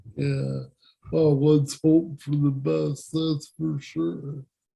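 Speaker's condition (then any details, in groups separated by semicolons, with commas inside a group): Cerebral palsy; present from birth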